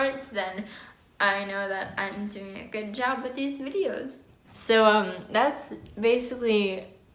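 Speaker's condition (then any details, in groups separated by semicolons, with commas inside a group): Cerebral palsy, mild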